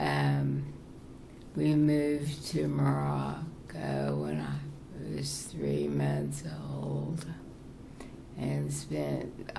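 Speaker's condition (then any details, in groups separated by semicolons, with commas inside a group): Parkinson's; very soft, low voice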